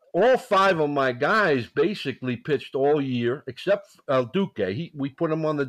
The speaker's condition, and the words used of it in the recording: None; typical speech.